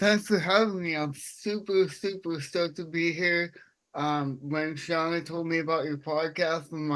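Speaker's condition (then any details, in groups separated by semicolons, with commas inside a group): Cerebral palsy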